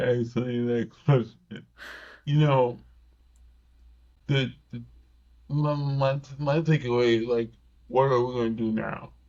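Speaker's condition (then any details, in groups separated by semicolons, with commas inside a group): Cerebral palsy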